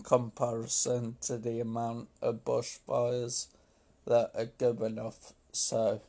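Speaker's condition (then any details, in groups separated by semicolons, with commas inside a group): Multiple sclerosis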